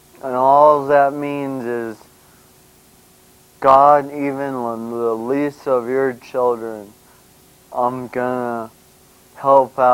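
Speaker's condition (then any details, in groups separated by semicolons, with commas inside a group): Brain injury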